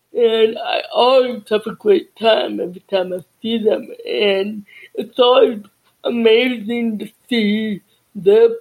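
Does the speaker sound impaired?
Yes: cerebral palsy and deafness.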